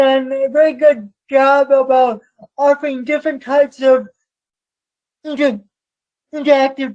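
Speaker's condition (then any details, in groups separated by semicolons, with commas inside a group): Cerebral palsy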